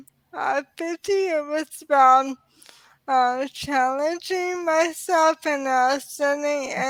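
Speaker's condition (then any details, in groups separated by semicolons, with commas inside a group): ALS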